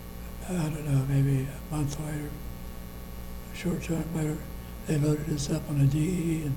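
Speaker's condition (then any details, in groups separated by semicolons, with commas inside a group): Parkinson's disease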